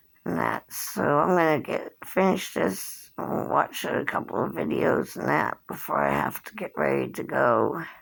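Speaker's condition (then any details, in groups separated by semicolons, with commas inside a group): Cerebral palsy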